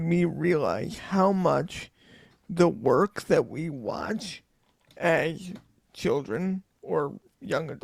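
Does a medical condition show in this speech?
Yes: cerebral palsy; physical disability; difficulty clicking and dragging on computer.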